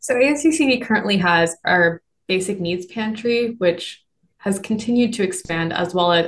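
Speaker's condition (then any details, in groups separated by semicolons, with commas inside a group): No condition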